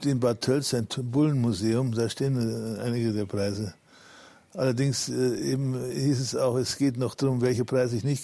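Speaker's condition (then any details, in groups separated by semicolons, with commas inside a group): Parkinson's disease; public for about 11 years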